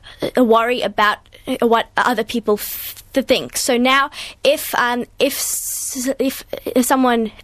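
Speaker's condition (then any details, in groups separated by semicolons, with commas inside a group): Stutter; noticed age six by teacher, word and letter stutters, blocking, earlier severity test 13.5 of 10, very severe; age 12, ongoing stutter, cannot control it; varies with good and bad days, worse when not feeling good; repeated words, prolonged sounds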